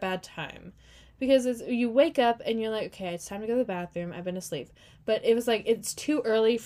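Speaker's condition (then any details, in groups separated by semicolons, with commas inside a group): No condition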